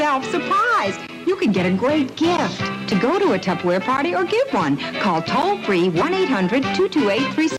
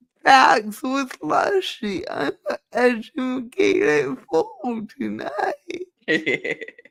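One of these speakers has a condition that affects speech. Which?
The second: cerebral palsy; cerebral palsy affects how she talks.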